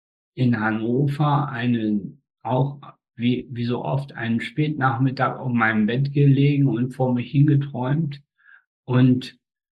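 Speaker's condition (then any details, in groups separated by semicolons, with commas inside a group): Spastic tetraparesis; runs half marathons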